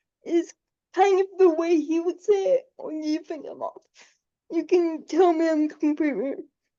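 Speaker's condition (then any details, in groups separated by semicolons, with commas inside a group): Cerebral palsy; able to articulate and speak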